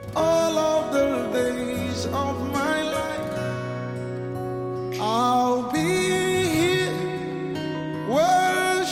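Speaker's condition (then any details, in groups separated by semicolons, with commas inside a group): No condition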